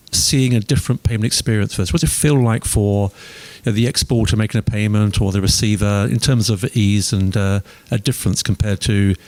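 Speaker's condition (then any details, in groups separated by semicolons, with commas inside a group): No condition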